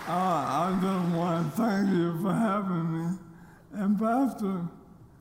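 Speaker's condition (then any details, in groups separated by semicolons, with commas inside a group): ALS; speed and weight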